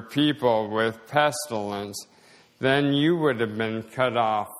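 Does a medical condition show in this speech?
Yes: slowed speech, swallowing problems; seeing speech therapist, swallow test today, very minimal advancement, less progression than expected.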